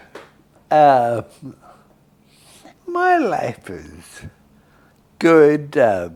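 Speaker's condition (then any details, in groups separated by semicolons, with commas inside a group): Friedreich's ataxia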